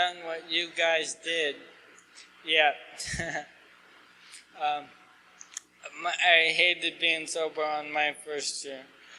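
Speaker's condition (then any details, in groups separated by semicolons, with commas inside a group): ALS; asked to talk slower, clearer, losing voice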